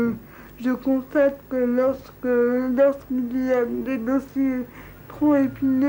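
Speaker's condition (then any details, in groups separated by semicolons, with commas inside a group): Cerebral palsy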